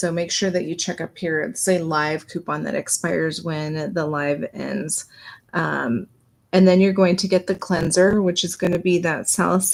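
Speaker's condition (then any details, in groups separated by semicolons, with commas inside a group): No condition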